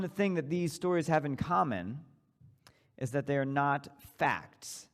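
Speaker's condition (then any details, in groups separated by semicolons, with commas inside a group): No condition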